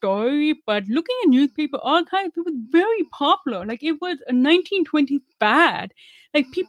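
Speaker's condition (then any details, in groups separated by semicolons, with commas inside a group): Deafness; about 25 years passing as hearing, relearned English and speech, hearing aids, closed captioning; uses hearing aids and closed captioning, not fluent in sign language; relearned speech through about ten years of speech therapy, often told speaks really well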